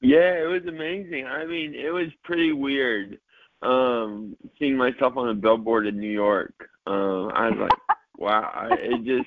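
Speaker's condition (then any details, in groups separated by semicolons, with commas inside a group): Cerebral palsy; mild cerebral palsy, diagnosed at age three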